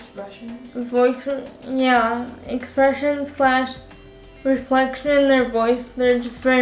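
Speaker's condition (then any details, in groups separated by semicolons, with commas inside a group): Cerebral palsy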